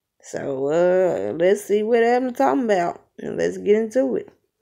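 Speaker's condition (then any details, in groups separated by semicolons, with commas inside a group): Cerebral palsy; not paralyzed, can stand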